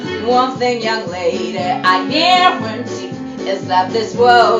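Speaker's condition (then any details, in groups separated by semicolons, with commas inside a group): No condition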